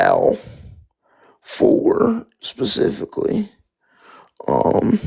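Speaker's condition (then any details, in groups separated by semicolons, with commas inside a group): Spastic quadriplegic cerebral palsy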